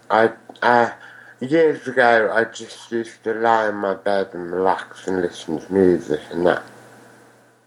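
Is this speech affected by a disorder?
Yes: ataxia; cerebellar astrocytoma, brain hemorrhage, meningitis and stroke at age four, mobility impaired, attends Headway; walking much worse since age 27, dizziness when walking, worse in recent years; speech affected.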